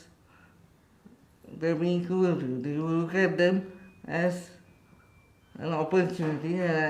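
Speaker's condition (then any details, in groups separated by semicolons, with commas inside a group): Cerebral palsy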